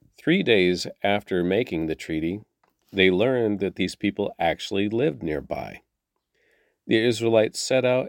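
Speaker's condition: No condition

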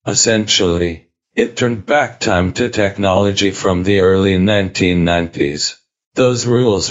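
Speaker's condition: ALS, speech-generating device; eight years since diagnosis

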